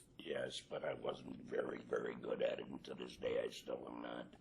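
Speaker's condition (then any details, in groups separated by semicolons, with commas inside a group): Laryngectomy; total laryngectomy, right radical neck dissection, tracheoesophageal voice prosthesis; feeling a little weak; tracheoesophageal voice prosthesis speech, esophageal speech lost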